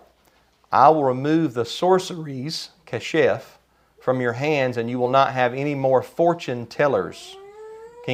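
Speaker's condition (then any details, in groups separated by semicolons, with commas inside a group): No condition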